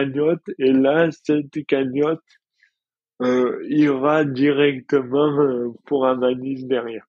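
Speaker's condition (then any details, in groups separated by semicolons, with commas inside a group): Dystonia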